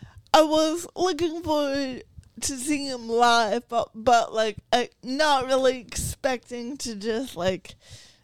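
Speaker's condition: Cerebral palsy

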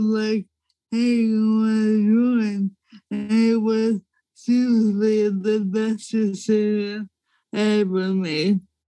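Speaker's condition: ALS; diagnosed as a young woman

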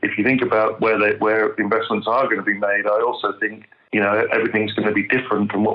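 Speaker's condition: No condition

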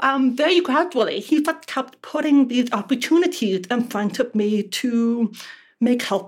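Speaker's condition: Deafness; relies on lip reading

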